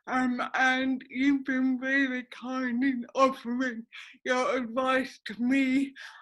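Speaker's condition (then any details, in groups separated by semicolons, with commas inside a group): Cerebral palsy; affects speech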